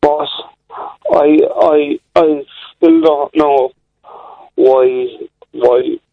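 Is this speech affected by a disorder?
Yes: slurred speech, mild; slurred speech since fall from two-story window at age three; slightly slurred speech, understandable, communicating well, well-paced conversation per host.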